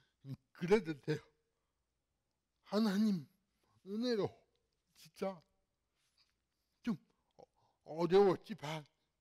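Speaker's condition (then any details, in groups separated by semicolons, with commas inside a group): Cerebral palsy; fairly severe in childhood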